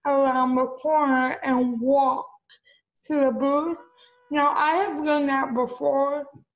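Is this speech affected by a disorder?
Yes: cerebral palsy; diagnosed at age 2, physical therapy, fall with injury after slipping on wet floor.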